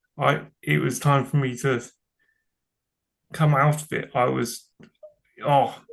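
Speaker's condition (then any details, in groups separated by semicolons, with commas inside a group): Cerebral palsy; from birth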